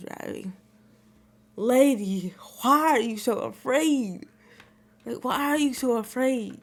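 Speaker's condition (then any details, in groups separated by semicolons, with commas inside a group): Cerebral palsy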